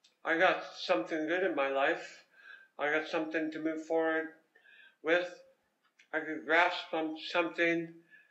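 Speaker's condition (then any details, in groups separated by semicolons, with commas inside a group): Head and neck cancer; 17-hour surgery, chemotherapy, radiation; about 4.5 years since diagnosis; relearned swallowing and speaking twice, feeding tube twice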